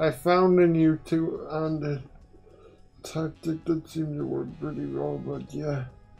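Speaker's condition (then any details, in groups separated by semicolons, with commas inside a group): Quadriplegic cerebral palsy; uses one hand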